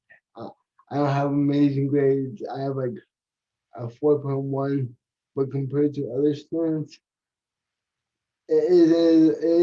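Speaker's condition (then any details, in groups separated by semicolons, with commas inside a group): Cerebral palsy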